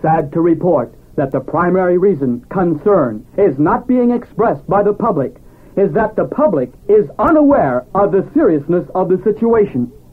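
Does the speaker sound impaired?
No.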